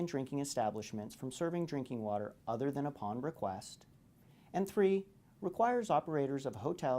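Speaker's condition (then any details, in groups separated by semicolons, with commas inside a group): No condition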